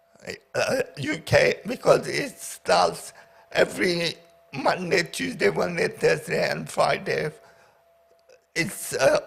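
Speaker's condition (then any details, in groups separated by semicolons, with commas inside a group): Paraplegia with essential tremor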